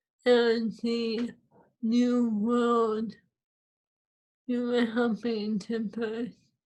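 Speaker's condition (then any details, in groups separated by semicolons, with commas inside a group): ALS; swallowing lost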